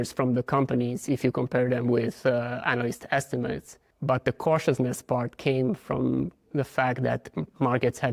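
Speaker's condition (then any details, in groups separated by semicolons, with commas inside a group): No condition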